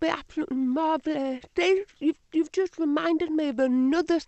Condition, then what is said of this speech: Deafness. So some of her answers may be a little indistinct.